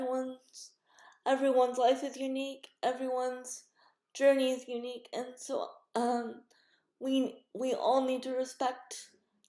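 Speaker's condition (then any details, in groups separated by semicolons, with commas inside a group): Cerebral palsy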